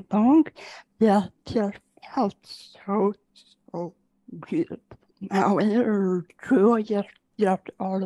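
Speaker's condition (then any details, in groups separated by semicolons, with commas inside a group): Generalized dystonia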